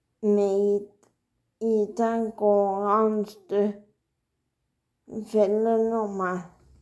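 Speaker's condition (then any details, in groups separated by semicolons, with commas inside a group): Cerebral palsy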